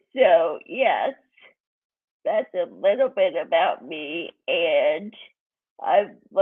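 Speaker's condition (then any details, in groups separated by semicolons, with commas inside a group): Cerebral palsy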